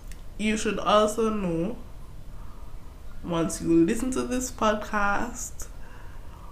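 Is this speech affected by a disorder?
Yes: cerebral palsy.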